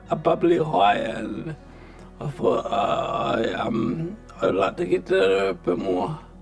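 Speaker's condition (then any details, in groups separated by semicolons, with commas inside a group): Multiple system atrophy; speech and eating affected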